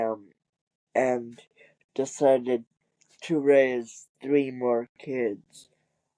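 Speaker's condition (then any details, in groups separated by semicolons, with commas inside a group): Cerebral palsy; wheelchair user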